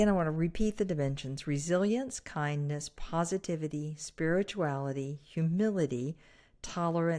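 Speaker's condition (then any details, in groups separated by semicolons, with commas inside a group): No condition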